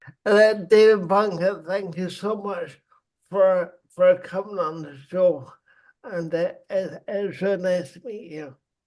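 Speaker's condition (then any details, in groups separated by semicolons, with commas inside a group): Cerebral palsy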